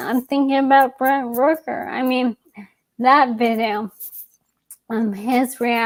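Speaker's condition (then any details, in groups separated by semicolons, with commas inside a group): ALS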